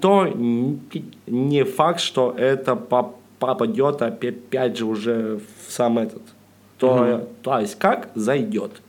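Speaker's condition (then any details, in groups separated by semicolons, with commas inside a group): Stuttering, mild; persistent stutter, unable to get rid of it; stand-up comic, opens sets with jokes warning about stutter; slight stutter, sound and part-word repetitions, blocks, fillers, self-interruptions; repeated sounds, repeated words, prolonged sounds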